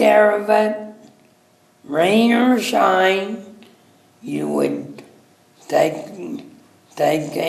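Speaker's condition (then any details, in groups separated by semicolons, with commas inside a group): Cerebral palsy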